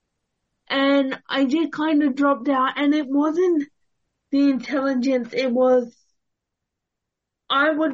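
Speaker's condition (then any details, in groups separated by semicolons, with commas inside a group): Cerebral palsy; low energy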